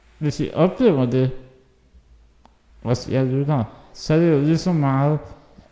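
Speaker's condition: Muscular dystrophy (muskelsvind); both parents carry gene fault

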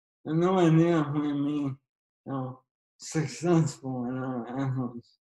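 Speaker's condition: ALS; diagnosed at 21, San Francisco ALS clinic, arm nerve issues, weak hands, trouble running, slow progressor

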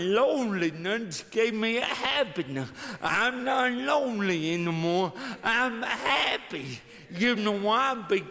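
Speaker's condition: Cerebral palsy; severe limitations

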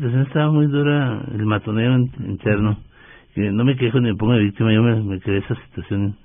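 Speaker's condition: Parkinson's disease; voice sometimes trembles, sometimes understood, sometimes not understood at all

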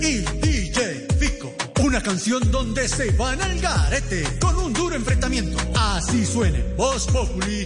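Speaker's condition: No condition

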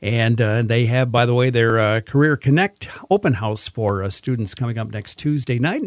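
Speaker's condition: No condition

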